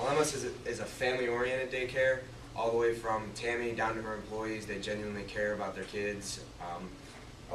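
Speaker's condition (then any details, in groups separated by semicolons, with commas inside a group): No condition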